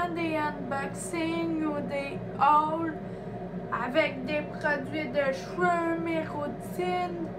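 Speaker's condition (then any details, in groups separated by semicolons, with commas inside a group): Ataxia; degenerative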